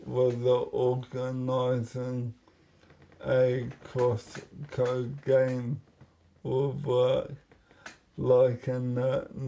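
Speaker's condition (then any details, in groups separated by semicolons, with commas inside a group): Motor neurone disease; diagnosed about 2.5 years ago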